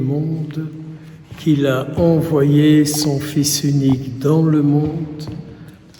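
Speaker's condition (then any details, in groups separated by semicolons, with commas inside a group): No condition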